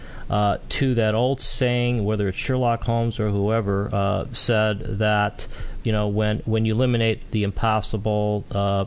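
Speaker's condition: No condition

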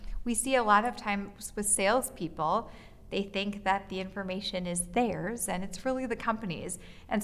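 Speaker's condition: No condition

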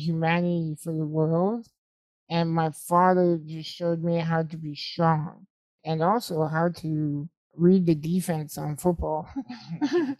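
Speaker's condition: Spinal muscular atrophy type 2

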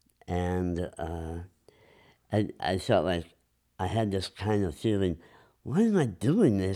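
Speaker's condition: Enlarged tongue from vascular growth; malformation growing over years

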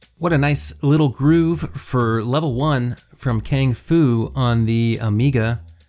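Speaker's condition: No condition

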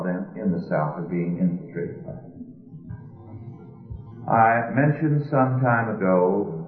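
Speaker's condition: No condition

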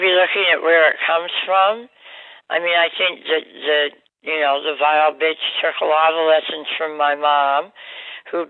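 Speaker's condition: Oral cancer surgery; oral cancer under tongue, recurred, tongue and neck nodes removed, jaw surgery, bar removed, reconstruction declined; seven-week radiation stopped speech and eating, radiation may affect vocal cords, Michigan surgeon unsure of voice

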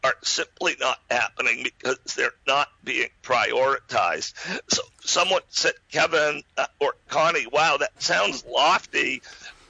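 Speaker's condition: Spasmodic dysphonia; rare acquired neurological voice disorder

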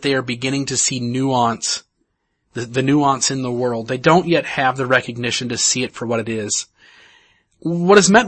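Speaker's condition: No condition

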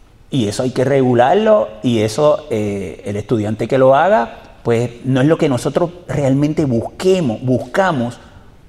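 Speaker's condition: No condition

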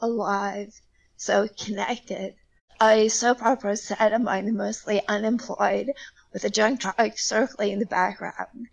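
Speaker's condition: Spasmodic dysphonia; may sound nervous

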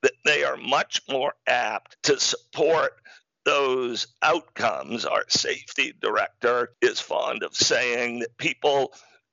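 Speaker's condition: Spasmodic dysphonia; partial loss of voice

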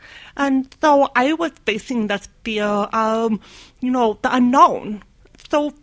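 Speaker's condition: Deafness; completely deaf right ear

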